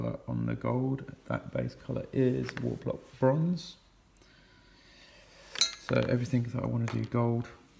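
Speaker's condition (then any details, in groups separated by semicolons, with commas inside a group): No condition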